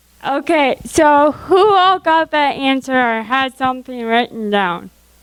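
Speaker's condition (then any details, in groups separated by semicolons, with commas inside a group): Cerebral palsy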